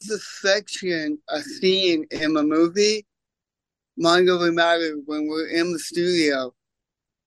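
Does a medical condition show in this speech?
Yes: cerebral palsy; congenital.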